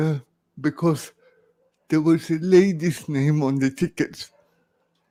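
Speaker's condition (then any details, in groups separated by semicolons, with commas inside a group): Cerebral palsy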